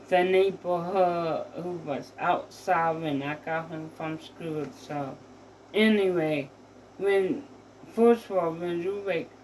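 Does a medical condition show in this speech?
Yes: mild cerebral palsy; mild, affects limbs.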